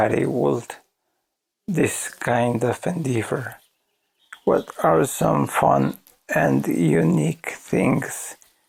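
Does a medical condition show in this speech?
Yes: ALS.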